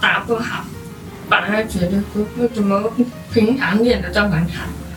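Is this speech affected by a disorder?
Yes: hearing impairment; pink hearing aids, hearing impaired from childhood, first diagnosed sensory integration disorder, cannot hear shuttle without aids; formerly reluctant to speak, mother pushed speaking, now converses with hearing people.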